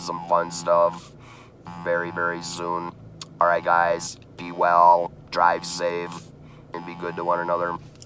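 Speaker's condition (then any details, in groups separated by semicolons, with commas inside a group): Laryngeal cancer laryngectomy, electrolarynx; tracheostomy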